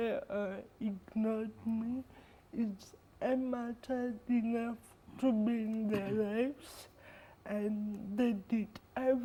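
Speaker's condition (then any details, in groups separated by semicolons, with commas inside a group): Cerebral palsy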